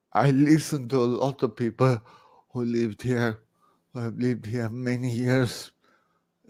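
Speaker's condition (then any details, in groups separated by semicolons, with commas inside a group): Cerebral palsy; present from birth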